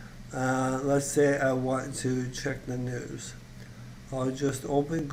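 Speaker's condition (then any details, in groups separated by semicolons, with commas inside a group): ALS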